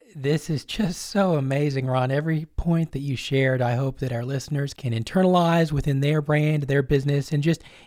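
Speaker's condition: No condition

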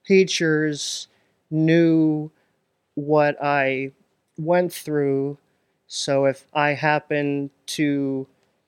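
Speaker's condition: Stuttering; long-standing stutter, present through school years; blocks

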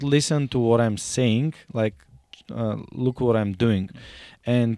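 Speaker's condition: No condition

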